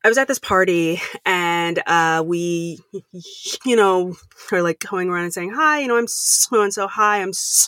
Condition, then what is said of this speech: Stuttering. I mean, every time like I have to hop on like a conference call, you know, I'm, you know, of course concerned about stuttering